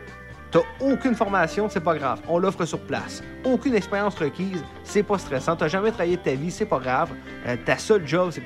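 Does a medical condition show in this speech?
No.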